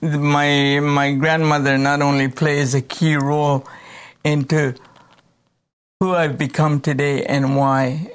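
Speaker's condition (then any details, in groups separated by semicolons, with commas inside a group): Cerebral palsy; congenital cerebral palsy, present since birth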